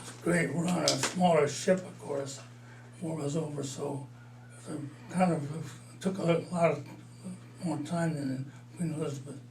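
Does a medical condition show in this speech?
Yes: Parkinson's disease; mild, about four years.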